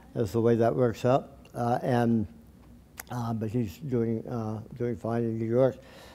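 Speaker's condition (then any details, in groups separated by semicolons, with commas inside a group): Tongue cancer surgery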